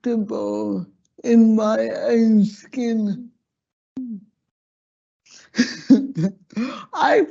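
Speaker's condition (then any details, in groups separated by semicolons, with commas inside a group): Slurred speech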